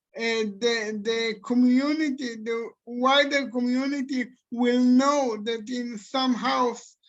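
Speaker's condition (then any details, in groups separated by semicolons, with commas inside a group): Cerebral palsy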